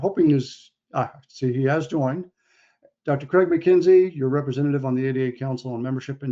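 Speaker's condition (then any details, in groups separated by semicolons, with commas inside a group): No condition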